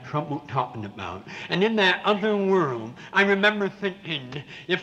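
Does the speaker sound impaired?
Yes: severe cleft palate with lisp; congenital, hole in roof of mouth, no upper lip, half nose, many corrective surgeries; still speaks with a lisp, hard to understand, could not speak clearly for first 17 years.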